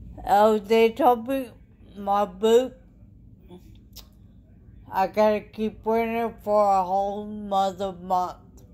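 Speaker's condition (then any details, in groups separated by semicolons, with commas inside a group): Traumatic brain injury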